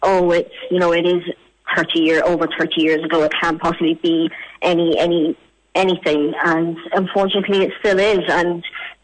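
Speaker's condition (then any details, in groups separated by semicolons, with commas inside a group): Cleft palate; congenital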